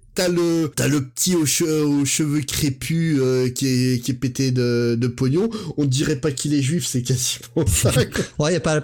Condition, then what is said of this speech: None; typical speech.